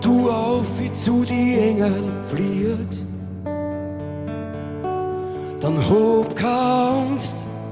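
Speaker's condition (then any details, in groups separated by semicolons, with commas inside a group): No condition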